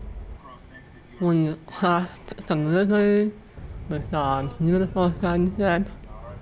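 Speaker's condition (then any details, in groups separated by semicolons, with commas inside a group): Muscular dystrophy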